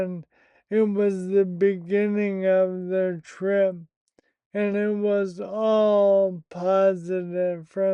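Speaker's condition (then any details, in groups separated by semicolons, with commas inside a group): Primary lateral sclerosis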